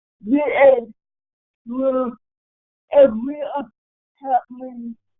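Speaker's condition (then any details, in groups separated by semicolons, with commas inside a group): Cerebral palsy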